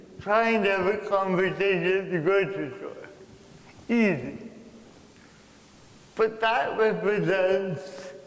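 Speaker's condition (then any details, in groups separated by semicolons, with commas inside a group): Cerebral palsy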